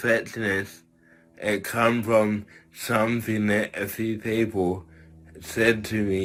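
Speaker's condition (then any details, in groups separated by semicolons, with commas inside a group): Cerebral palsy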